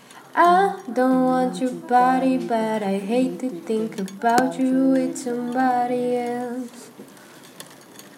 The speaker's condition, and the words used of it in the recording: No condition.